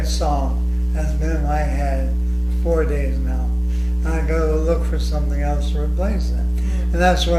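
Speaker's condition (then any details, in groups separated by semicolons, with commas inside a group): ALS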